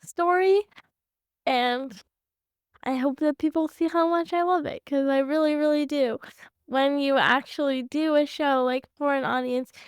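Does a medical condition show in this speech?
Yes: cerebral palsy.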